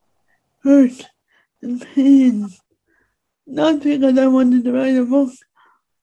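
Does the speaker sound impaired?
Yes: speech impediment; finds writing easier than speaking, speaks in own way without modifying accent.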